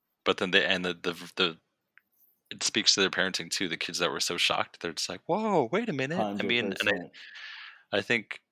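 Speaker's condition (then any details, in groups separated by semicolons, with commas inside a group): No condition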